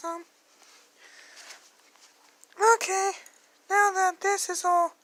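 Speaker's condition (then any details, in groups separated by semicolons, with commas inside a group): No condition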